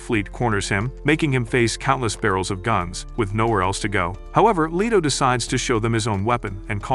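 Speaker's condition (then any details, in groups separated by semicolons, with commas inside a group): No condition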